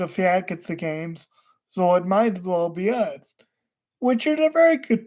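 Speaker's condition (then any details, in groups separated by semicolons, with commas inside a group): Cerebral palsy; wheelchair user, unable to walk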